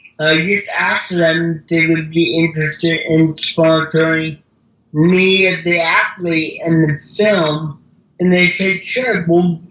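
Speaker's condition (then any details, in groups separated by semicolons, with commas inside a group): Cerebral palsy; wheelchair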